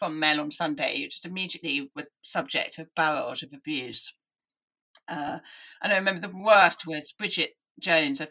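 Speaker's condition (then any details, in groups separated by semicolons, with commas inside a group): Deafness; hopeless and unwieldy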